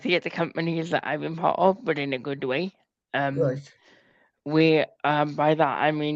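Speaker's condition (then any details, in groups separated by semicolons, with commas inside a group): Cerebral palsy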